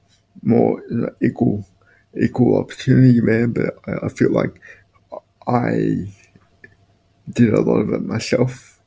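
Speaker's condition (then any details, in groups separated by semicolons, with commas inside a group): Spastic quadriplegic cerebral palsy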